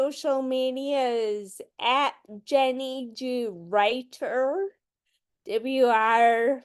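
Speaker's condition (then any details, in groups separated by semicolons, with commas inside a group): Friedreich's ataxia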